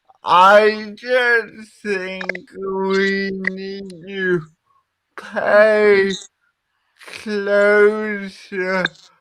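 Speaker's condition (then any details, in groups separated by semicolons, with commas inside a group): Cerebral palsy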